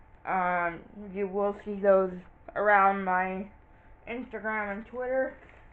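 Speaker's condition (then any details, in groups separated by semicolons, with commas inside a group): Cerebral palsy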